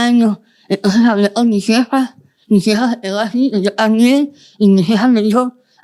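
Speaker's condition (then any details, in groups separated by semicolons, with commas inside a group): Moebius syndrome, congenital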